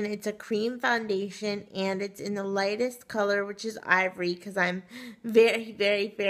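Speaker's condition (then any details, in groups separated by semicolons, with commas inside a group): Cerebral palsy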